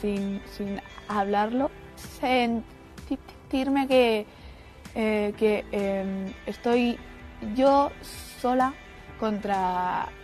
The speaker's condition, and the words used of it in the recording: Stuttering. Tengo 19 años y tartamudeo y yo no me callo.